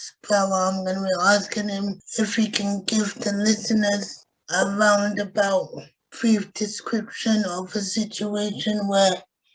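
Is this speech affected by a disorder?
Yes: cerebral palsy.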